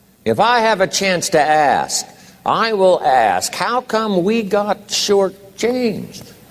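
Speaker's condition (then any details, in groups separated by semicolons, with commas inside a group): No condition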